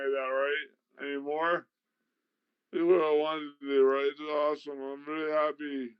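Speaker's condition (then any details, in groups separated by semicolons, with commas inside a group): Traumatic brain injury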